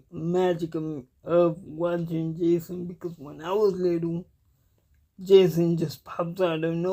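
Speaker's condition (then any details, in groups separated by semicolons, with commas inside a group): Cerebral palsy; cannot walk, uses wheelchair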